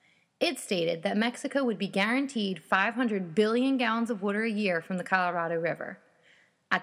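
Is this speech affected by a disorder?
No.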